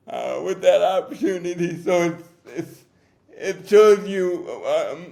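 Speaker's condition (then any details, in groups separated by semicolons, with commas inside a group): Cerebral palsy; difficult to talk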